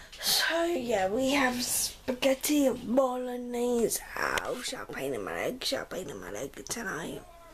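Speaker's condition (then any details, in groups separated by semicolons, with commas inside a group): Cerebral palsy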